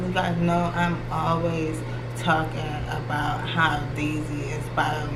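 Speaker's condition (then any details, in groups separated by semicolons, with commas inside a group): Cerebral palsy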